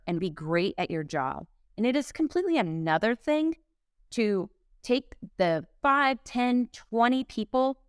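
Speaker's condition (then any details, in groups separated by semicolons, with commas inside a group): No condition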